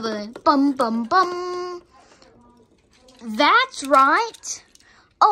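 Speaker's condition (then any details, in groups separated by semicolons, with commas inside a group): No condition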